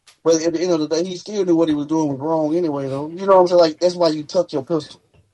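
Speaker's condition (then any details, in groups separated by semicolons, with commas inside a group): No condition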